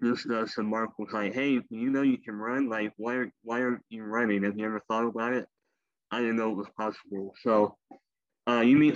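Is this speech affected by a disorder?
Yes: cleft lip and palate; congenital, former wheelchair user.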